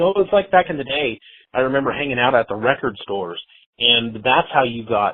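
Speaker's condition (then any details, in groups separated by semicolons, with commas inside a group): No condition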